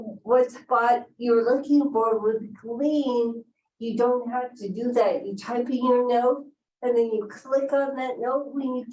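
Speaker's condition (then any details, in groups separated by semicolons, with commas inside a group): Cerebral palsy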